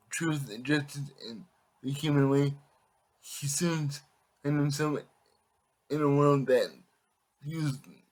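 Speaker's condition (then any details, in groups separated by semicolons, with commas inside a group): Cerebral palsy; affects all muscles; able to speak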